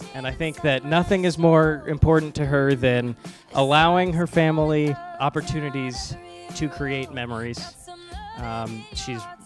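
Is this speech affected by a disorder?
No.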